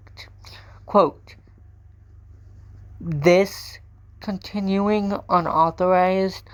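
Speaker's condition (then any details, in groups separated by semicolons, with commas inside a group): Cerebral palsy; from birth, walks with walker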